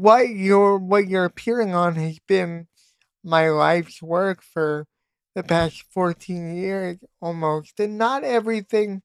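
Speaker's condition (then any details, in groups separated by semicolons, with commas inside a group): Cerebral palsy; poor hand dexterity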